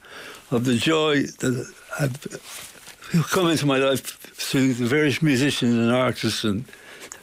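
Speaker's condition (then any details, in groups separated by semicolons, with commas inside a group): Parkinson's; about fifteen years since onset, hands worst affected, almost lost use of fingers; fingertips feel dead, typing and texting very hard, can still just about play piano; voice ties up sometimes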